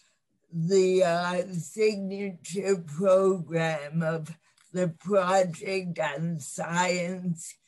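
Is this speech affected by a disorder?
Yes: cerebral palsy; lifelong.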